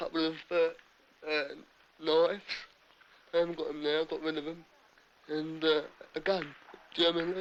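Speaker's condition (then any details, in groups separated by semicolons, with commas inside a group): Cerebral palsy; difficulties communicating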